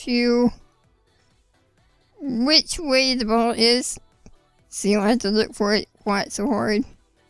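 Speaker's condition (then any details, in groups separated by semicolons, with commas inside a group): Spinal muscular atrophy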